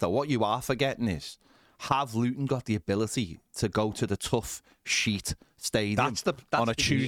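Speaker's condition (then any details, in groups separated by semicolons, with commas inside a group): No condition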